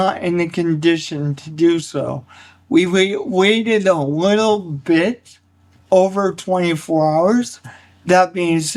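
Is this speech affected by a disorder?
Yes: cerebral palsy; only one hand usable.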